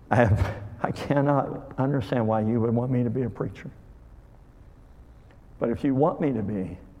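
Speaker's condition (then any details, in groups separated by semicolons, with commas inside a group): Cleft lip and palate; called hair lip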